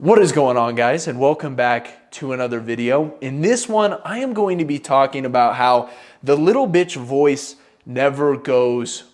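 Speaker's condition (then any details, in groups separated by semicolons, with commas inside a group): No condition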